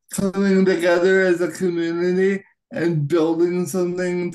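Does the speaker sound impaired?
Yes: cerebral palsy, right-sided high tone.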